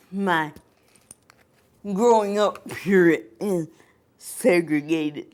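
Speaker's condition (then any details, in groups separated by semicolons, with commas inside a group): Cerebral palsy; cerebral palsy, from birth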